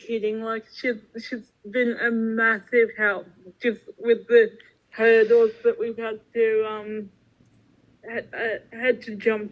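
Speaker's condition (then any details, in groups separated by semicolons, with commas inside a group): Cerebral palsy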